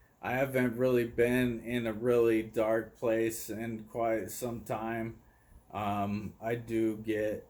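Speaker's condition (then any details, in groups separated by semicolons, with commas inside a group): ALS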